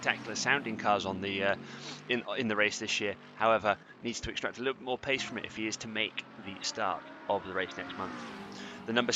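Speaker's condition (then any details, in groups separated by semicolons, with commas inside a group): No condition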